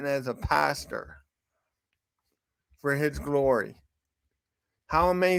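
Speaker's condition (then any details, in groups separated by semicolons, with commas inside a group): Cerebral palsy; from birth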